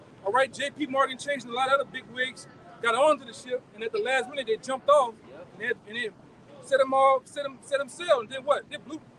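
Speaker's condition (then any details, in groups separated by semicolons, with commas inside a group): No condition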